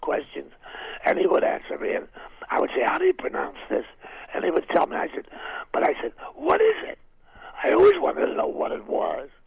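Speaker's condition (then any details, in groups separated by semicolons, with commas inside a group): Throat cancer, vocal cord removed, partial laryngectomy, right vocal cord removed; voice lost after surgery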